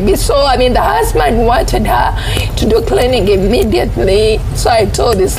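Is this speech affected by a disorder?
Yes: cerebral palsy; onset in secondary school.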